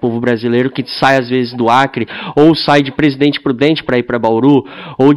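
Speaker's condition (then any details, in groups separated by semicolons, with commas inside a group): Cleft lip and palate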